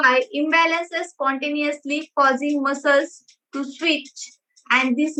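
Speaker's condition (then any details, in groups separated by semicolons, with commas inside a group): No condition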